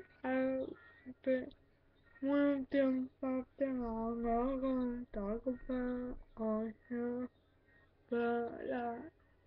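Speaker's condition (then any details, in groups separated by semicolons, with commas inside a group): Cerebral palsy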